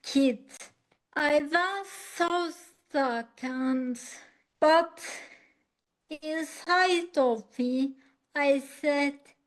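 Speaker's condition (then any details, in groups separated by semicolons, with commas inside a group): Acquired ataxia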